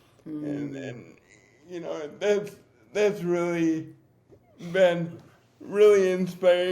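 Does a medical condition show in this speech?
Yes: cerebral palsy; difficult to talk.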